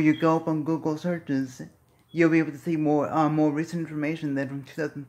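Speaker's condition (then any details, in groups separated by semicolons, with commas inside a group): Cerebral palsy; speaks fast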